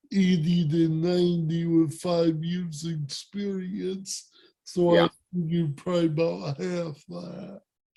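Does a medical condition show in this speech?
Yes: cerebral palsy; speech impairment.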